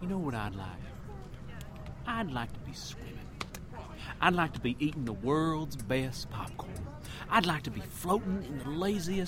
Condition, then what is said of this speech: None; typical speech.